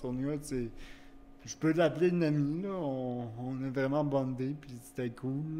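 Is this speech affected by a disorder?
Yes: cerebral palsy; wheelchair use.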